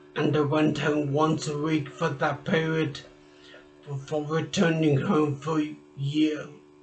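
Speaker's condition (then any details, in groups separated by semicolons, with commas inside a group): Traumatic brain injury; speech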